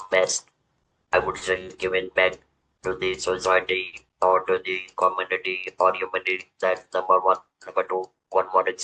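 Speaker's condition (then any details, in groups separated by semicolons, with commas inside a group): Throat cancer, electrolarynx user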